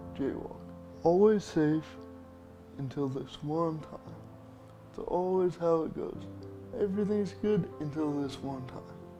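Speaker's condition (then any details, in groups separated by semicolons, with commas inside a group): Injury with slurred speech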